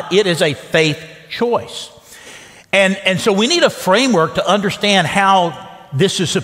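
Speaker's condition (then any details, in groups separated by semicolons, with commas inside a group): No condition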